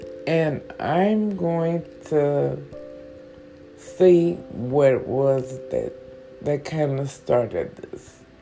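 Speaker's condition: Stroke with stutter; cannot move

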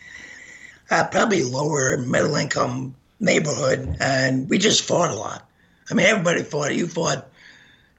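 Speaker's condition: Gunshot injury to voice box; hit spine

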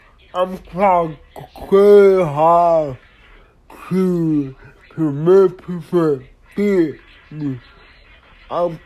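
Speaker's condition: Disability affecting speech; speech not clear

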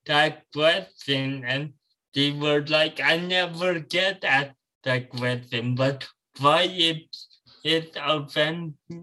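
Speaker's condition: Cerebral palsy

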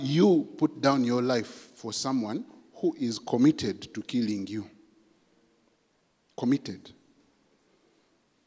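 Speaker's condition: No condition

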